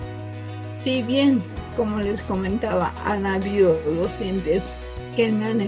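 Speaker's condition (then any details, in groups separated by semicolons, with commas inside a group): Cerebral palsy from birth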